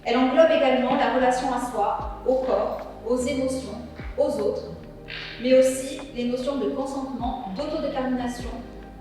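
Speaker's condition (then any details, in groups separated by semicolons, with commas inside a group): No condition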